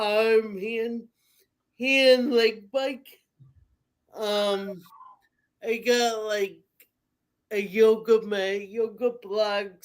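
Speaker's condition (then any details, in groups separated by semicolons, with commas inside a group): Cerebral palsy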